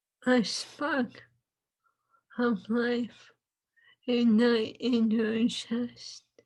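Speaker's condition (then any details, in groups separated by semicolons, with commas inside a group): ALS; swallowing lost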